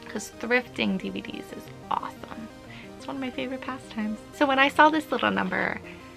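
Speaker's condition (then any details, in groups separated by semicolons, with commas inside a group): No condition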